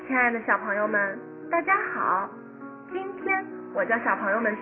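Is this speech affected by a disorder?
No.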